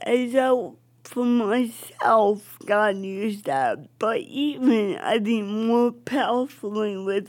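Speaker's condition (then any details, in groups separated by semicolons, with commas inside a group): Cerebral palsy; affects speech, wheelchair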